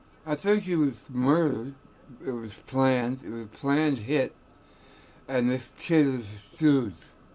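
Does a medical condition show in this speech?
Yes: tongue cancer; recent scan clean, recovering from radiation effects.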